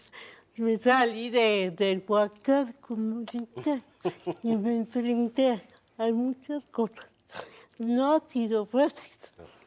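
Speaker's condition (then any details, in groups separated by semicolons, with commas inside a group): Cerebral palsy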